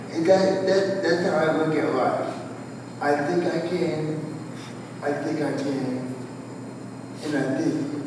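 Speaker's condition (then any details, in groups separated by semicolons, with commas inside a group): Cerebral palsy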